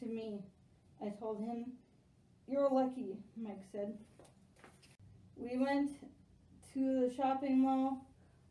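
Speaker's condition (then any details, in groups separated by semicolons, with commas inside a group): Spastic quadriplegic cerebral palsy; spastic quadriplegic, from birth, not degenerative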